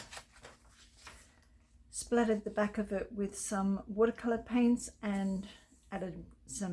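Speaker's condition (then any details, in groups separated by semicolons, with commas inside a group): No condition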